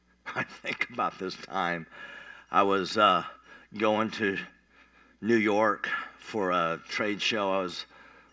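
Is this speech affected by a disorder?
Yes: cleft palate; revived by nurse.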